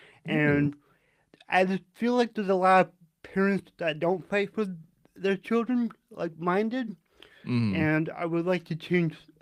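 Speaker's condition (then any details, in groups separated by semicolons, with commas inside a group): Cerebral palsy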